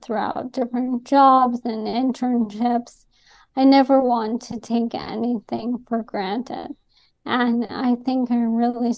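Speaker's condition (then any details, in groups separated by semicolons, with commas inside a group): ALS; diagnosed within about past year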